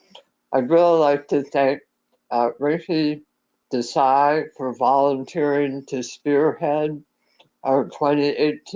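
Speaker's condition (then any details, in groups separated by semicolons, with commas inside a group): Head and neck cancer; severe difficulty swallowing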